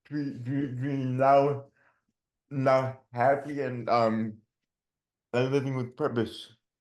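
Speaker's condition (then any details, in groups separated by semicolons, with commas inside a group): Dystonia; childhood onset, involuntary movements and muscle contractions; progressively worsening since childhood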